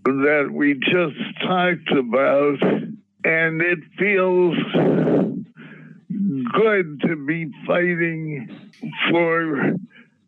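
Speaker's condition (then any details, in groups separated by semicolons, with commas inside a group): Parkinson's disease; preferred by tincture dropper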